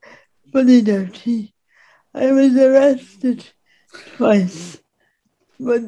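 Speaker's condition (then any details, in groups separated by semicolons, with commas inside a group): Speech impediment; disabled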